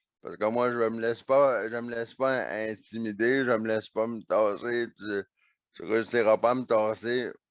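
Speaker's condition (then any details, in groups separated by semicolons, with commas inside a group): Neonatal cerebral palsy; oxygen loss at birth, operation at age 4, muscle atrophy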